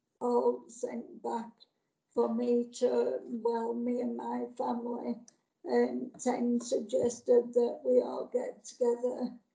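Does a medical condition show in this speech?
Yes: motor neurone disease; MND diagnosed about nine years ago, progressive, voice went overnight during past illnesses; still speaking, voice banked 1,600 phrases incl own, supported by therapist Richard Cave; voice affected quite a lot, once-broad Yorkshire accent changed, fears voice may suddenly go.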